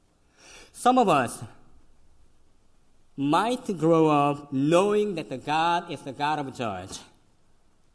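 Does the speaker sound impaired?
Yes: cleft lip and palate; congenital, severe.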